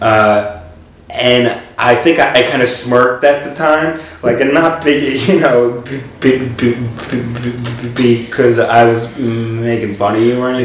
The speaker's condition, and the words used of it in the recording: Stuttering. So when I met you, and even now sometimes, you stutter quite a bit.